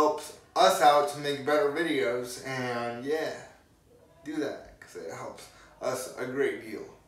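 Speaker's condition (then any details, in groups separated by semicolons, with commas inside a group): Cerebral palsy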